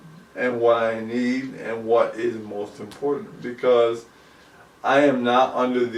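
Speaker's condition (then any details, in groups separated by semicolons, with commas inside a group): ALS; about 2 years since onset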